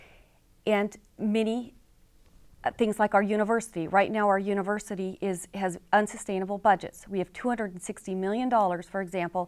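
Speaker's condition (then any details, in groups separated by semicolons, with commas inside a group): No condition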